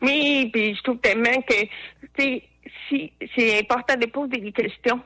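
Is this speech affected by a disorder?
Yes: hard of hearing; not very visible, daily obstacles.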